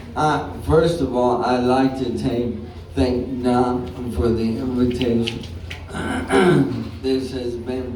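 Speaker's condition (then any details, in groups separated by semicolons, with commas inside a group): ALS; some speech trouble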